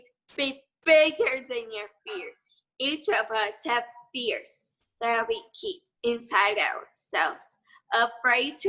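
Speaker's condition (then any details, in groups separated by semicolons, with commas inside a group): Cerebral palsy; brain injury, poor muscle control throughout body; lacks muscle control, walking hard; hard to talk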